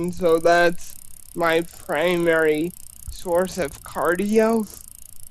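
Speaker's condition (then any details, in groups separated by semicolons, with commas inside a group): Spastic cerebral palsy; spastic form, quadriplegia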